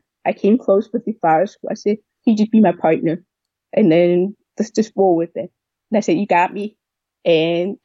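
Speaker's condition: Deafness with cochlear implant; severe deafness found around age 2, hearing aids gave little benefit, cochlear implant at 7 in clinical trial; wears cochlear implant, uses adapted stethoscope with implant; years of speech therapy to age 15, childhood speech issues, now converses by speech, not sign

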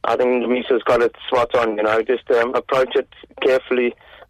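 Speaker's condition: No condition

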